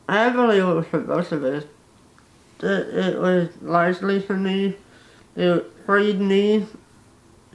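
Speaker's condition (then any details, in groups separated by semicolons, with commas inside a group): Facial paralysis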